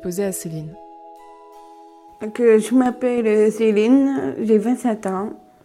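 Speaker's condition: Down syndrome (trisomy 21); congenital chromosomal condition, extra copy of chromosome 21

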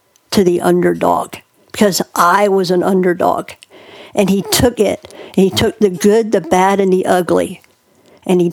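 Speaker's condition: Cleft palate; born two months premature

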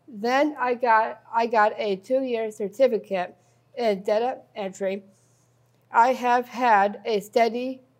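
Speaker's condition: Down syndrome; congenital, early intervention programs and therapies in early childhood

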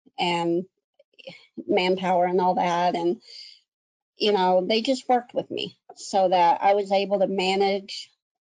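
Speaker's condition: Cleft lip and palate; congenital cleft lip and cleft palate, 60 plus surgeries; one or two surgeries a year

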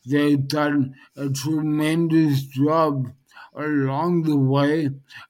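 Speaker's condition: Dysarthria post-stroke; speech highly affected

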